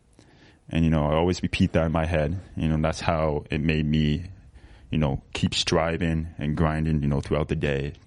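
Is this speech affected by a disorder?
Yes: severe to profound hearing loss; congenital sensorineural, severe to profound right, moderate to severe left, diagnosed at 2.5 years; cochlear implant right ear, implant plus hearing aid left, hearing aids from 2.5 for ten years; lost many language skills from late diagnosis.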